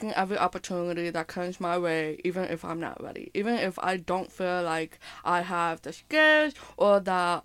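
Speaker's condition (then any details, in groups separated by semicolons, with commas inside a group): Hearing impairment with speech impairment; speech and hearing impairments sometimes affect talking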